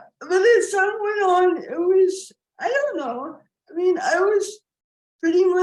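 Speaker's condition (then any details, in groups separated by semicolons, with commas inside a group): Cerebral palsy; wheelchair user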